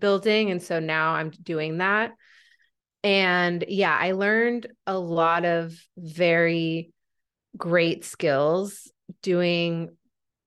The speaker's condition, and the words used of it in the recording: Stuttering. I do allow myself to stutter more freely during my podcast recording sessions, because that's like, that's me.